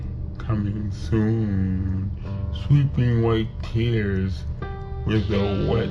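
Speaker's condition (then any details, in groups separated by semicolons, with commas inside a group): Cerebral palsy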